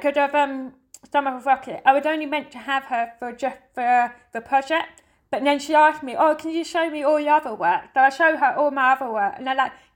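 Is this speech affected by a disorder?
Yes: deafness; family all hearing, uses sign language; lip reads all day among hearing people, finds it tiring.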